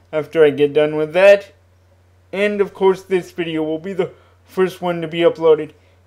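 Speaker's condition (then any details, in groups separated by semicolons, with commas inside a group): Cerebral palsy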